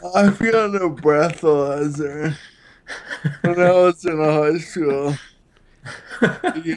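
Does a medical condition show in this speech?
Yes: Friedreich's ataxia; degenerative neurological disease, diagnosed around age 16, affects balance, coordination and heart, no cure or treatments; affects speech, sounds drunk all the time.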